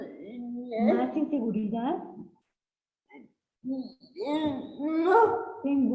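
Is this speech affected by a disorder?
Yes: cerebral palsy; since birth.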